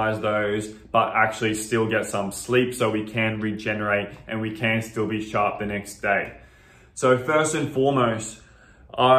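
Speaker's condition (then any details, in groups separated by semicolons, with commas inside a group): No condition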